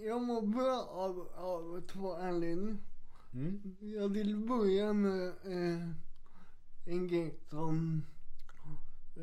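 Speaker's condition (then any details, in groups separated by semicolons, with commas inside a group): Cerebral palsy; wheelchair user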